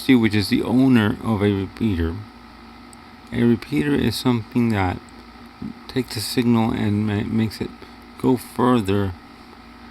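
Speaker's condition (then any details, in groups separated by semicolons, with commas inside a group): Cerebral palsy; wheelchair user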